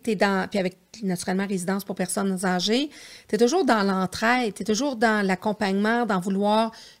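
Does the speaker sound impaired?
No.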